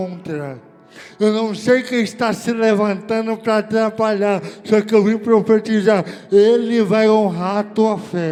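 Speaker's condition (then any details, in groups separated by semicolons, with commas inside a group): Cerebral palsy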